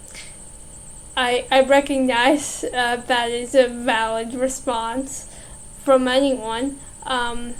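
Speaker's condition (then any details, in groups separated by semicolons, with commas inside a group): Cerebral palsy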